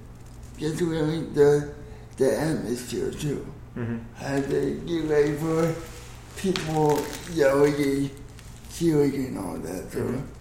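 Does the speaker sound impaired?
Yes: cerebral palsy.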